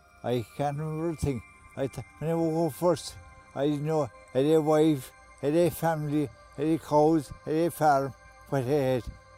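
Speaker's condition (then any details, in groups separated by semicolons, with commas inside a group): Injury from scaffolding fall; after workplace fall accident; worse than before, had suddenly recovered once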